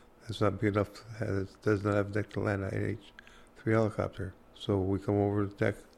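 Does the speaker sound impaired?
Yes: Parkinson's disease; hard time walking.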